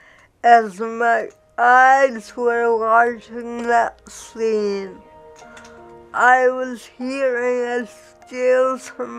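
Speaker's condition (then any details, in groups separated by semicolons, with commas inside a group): Cerebral palsy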